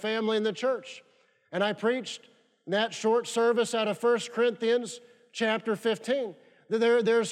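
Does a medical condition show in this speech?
No.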